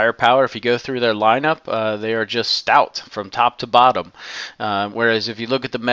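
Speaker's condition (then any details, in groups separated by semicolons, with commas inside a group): No condition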